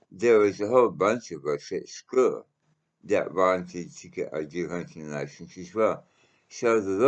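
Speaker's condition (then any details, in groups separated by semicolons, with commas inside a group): Mouth cancer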